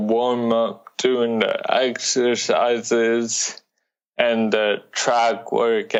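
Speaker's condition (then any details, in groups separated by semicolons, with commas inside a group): Cerebral palsy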